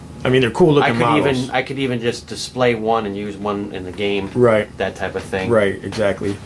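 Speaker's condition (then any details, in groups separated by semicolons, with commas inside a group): No condition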